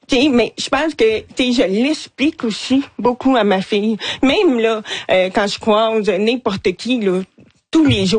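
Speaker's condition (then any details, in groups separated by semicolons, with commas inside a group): Hearing loss with cochlear implant; hears nothing without implant, several deaf family members; cochlear implant removed at night, hears nothing then, hard to tell who is speaking; childhood games practicing sustained o sound, own singing described as not pretty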